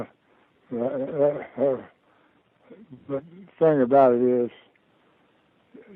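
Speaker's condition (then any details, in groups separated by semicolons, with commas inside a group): Parkinson's disease; diagnosed about two years ago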